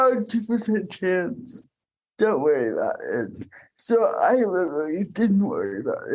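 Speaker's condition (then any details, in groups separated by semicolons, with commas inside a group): Cerebral palsy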